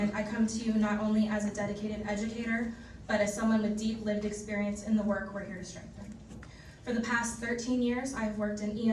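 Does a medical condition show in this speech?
No.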